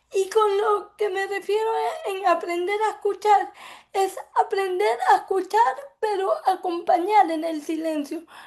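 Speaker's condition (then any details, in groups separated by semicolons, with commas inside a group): Cerebral palsy; from birth; affects speech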